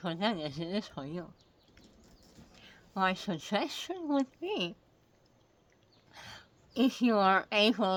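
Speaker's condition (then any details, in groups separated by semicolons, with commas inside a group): Head and neck cancer; multiple surgeries; coughing, ongoing medication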